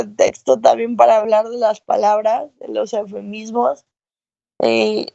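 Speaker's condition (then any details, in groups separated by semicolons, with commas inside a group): Cerebral palsy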